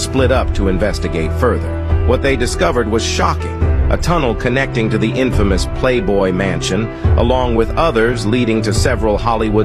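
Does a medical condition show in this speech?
No.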